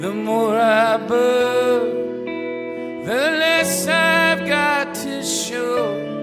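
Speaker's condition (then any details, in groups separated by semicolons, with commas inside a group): No condition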